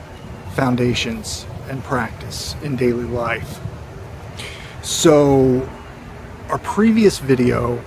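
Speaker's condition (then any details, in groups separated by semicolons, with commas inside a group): No condition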